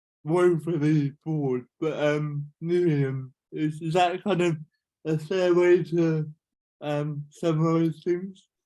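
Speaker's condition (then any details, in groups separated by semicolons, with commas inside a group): Cerebral palsy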